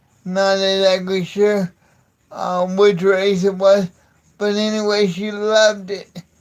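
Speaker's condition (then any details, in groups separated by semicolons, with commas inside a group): Cerebral palsy; uses voice dictation software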